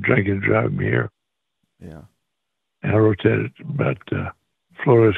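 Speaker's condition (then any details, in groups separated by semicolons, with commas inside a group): Parkinson's disease; brain surgery; uses scooter, cannot walk, recent chest surgery; voice currently weird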